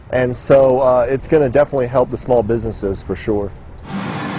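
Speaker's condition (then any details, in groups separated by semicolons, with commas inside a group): No condition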